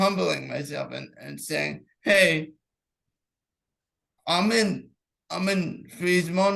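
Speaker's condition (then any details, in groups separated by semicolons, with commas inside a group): Cerebral palsy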